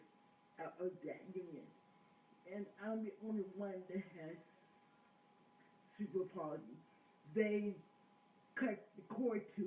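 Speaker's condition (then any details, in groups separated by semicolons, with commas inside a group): Cerebral palsy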